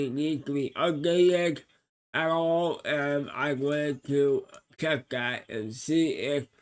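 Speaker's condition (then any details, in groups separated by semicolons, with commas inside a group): Cerebral palsy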